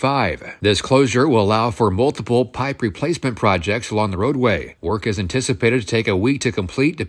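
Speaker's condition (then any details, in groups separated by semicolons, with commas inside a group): No condition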